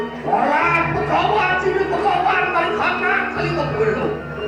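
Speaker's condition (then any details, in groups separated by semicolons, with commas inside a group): No condition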